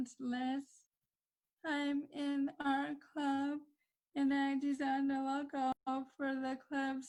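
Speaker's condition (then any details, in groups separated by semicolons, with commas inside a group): Cerebral palsy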